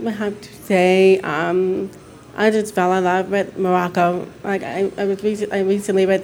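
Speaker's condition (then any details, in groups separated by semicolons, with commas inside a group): Deafness; signs with family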